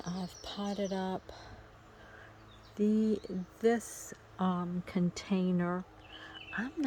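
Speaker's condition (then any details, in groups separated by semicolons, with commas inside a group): No condition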